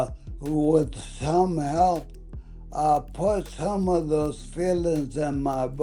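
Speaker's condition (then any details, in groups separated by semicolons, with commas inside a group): ALS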